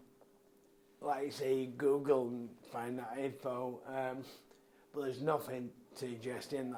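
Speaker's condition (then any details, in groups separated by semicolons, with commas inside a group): Motor neurone disease; slurred speech, worsening every week or two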